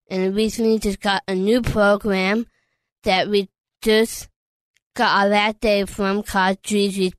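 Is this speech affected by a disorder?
Yes: Down syndrome; age 24.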